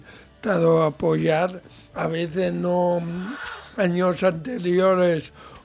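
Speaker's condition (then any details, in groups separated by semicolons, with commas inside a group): Cerebral palsy; mild, lesser degree of disability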